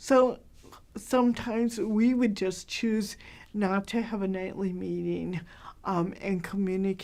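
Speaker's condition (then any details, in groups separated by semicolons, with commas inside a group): Cerebral palsy, mild; hard to understand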